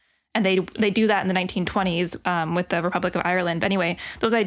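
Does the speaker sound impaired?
No.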